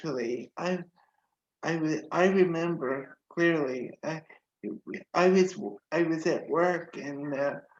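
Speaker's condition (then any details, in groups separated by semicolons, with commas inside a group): Cerebral palsy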